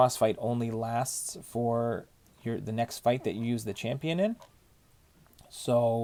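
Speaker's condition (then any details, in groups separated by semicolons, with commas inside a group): No condition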